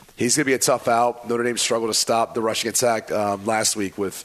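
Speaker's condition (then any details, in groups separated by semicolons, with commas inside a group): No condition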